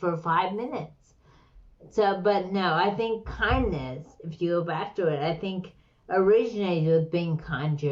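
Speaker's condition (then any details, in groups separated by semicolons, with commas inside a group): Slurred speech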